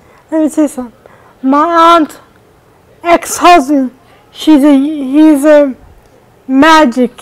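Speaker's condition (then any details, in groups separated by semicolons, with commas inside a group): Cerebral palsy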